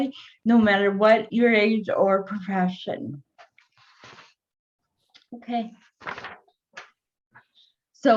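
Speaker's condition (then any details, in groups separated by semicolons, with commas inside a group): Cerebral palsy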